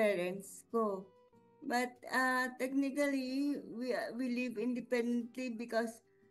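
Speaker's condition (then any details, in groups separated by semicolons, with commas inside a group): Cerebral palsy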